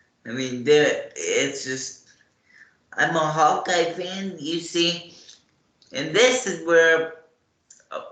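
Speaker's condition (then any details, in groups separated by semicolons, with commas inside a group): Cerebral palsy; morning medication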